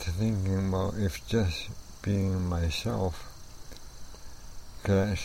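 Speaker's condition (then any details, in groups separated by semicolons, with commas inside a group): Amyotrophic lateral sclerosis; onset just over a year ago, trouble forming guitar chords with left hand, left arm most affected; diagnosed by neurologist, first thought nerve compression from cycling, still cycling long distances; voice already affected, formerly soft-spoken with quiet voice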